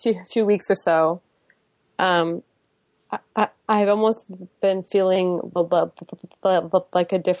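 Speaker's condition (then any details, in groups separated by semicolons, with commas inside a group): Stuttering; mainly repetitions, changes with life changes and stress; more stuttering and new blocks over past few weeks, amid stress, new er job; usually repetitions, recently hard blocks, varies day to day, feels out of control during blocks; repeated sounds, repeated words, prolonged sounds, blocks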